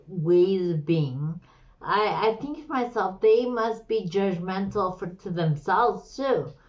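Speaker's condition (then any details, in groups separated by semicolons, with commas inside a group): Slurred speech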